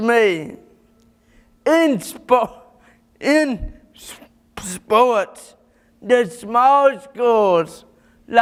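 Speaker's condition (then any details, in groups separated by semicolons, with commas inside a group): Cerebral palsy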